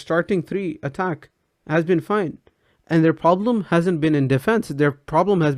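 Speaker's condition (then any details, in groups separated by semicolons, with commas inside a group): No condition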